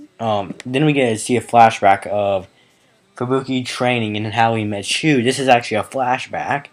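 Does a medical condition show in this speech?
No.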